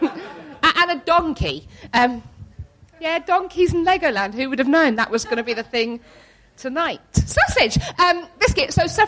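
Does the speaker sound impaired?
Yes: Tourette's syndrome; neurological, involuntary movements and noises, daily seizure-like tic episodes, support worker helps during episodes; frequent vocal tics throughout talk, sausage, hedgehog, obscene phrases; involuntary vocal tics of repeated words and obscenities, episodes of complete loss of speech control.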